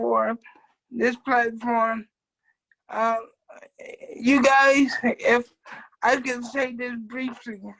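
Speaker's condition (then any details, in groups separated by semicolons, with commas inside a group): Cerebral palsy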